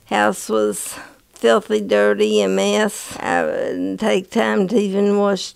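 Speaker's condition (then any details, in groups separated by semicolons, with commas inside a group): Parkinson's disease; taken off Requip, tremors much worse, trouble walking, recently got cane, uses walker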